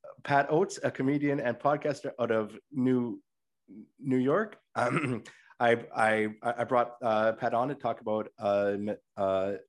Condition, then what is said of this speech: Stuttering. So when I start to stutter bad, I talk in my native accent, and my stutter goes away.